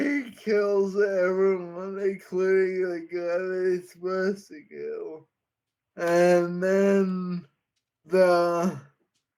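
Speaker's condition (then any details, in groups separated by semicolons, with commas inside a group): Friedreich's ataxia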